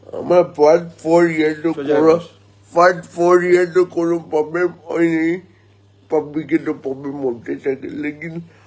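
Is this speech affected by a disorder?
Yes: cerebral palsy.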